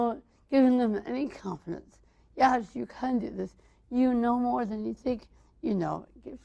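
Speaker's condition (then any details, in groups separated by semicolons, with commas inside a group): Mild cerebral palsy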